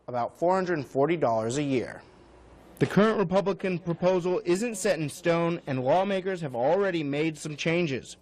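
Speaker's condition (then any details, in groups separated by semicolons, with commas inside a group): No condition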